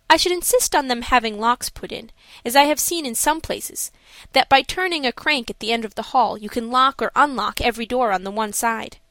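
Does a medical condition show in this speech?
No.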